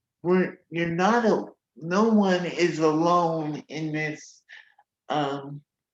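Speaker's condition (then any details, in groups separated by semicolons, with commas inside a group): Cerebral palsy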